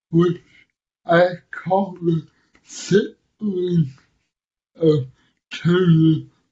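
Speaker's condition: Cerebral palsy; audiences initially unsure they can understand speech

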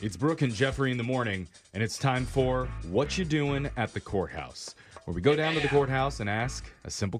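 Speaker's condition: No condition

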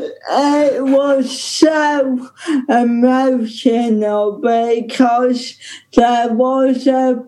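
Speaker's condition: Ataxic cerebral palsy; present from birth, stuck during delivery, no breathing for 17 minutes; voice addressed in opening stand-up joke

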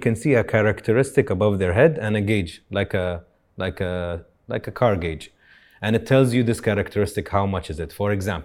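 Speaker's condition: No condition

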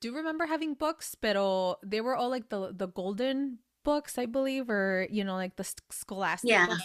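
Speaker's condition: No condition

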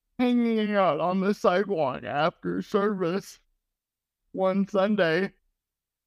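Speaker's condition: Cerebral palsy

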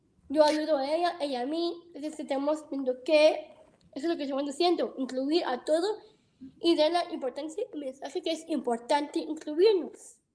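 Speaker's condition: Down syndrome; present from birth, heart surgery

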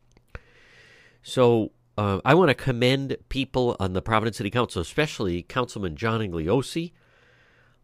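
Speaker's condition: No condition

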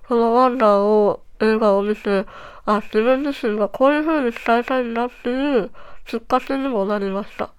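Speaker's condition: Treacher Collins syndrome, cleft palate; may be hard to understand due to cleft palate

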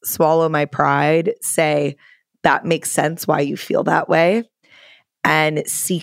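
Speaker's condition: No condition

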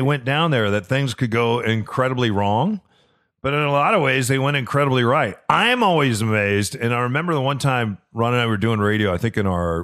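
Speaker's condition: No condition

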